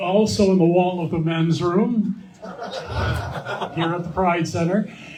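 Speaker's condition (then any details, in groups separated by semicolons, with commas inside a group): No condition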